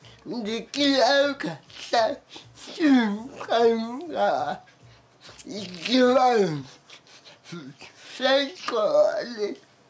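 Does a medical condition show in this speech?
Yes: cerebral palsy; congenital, affects hands and feet.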